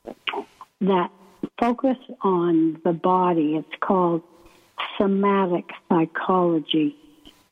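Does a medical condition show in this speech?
Yes: ALS; first symptoms subtle in right foot, wheelchair user, Beezy board replaced standard transfer board; breathing muscles affected, hard to speak, may sound weak or hard to understand, paces speech, slowing, pausing.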